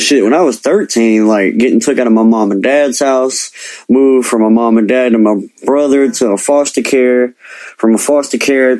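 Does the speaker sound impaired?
Yes: cleft lip and palate; present from birth.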